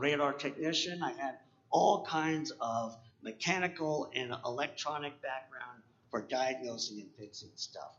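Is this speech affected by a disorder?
Yes: cleft palate; congenital cleft palate, many painful oral surgeries from 3 months to 16 years, 10 years braces; 7 years of speech therapy, oral appliance once worn to help speak properly.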